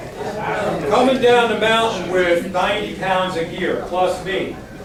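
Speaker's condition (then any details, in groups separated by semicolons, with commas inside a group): No condition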